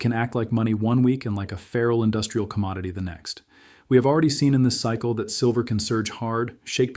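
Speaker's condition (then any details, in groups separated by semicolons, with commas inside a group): No condition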